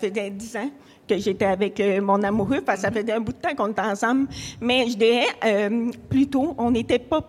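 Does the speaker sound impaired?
Yes: hard of hearing; cochlear implant, implant removed at night and kept in dehumidifier box, no hearing without implant.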